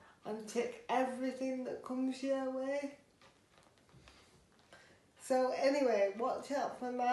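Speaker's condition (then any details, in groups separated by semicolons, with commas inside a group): Cerebral palsy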